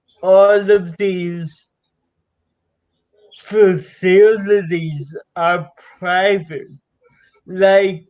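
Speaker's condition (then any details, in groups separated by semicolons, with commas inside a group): Cerebral palsy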